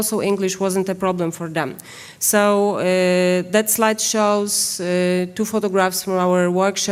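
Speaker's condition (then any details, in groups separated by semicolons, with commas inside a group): No condition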